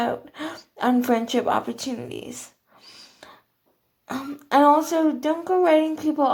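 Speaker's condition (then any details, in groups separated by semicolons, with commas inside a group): Cerebral palsy, athetoid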